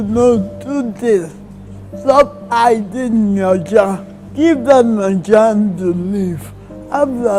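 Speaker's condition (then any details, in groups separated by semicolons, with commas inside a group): Cerebral palsy; from birth, birth brain injury, affects coordination, speech, balance, wheelchair; diagnosed in childhood, now in 30s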